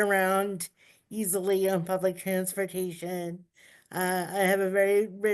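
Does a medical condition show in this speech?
Yes: cerebral palsy; uses power wheelchair.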